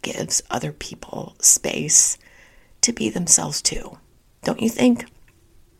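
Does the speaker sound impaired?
Yes: spasmodic dysphonia; diagnosed seven months ago.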